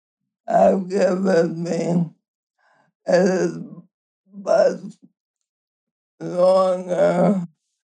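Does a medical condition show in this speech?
Yes: ALS; cannot use arms, cannot walk, uses Tobii Dynavox speech-generating device; communicates softly, Tobii Dynavox translates words, host repeats and sometimes reads words.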